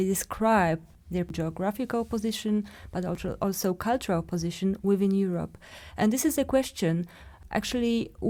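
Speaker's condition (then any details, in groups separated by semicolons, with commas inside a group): No condition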